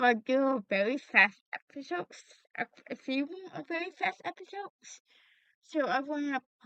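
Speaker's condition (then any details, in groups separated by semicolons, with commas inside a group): Cerebral palsy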